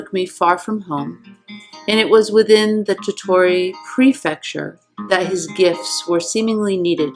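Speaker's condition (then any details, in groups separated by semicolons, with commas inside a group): No condition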